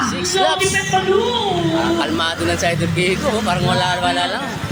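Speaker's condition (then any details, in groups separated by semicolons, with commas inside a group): No condition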